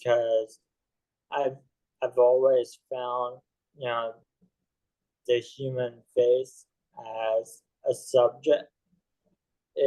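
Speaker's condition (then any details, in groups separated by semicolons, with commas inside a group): ALS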